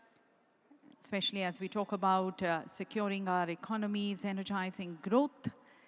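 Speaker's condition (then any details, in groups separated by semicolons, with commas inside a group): No condition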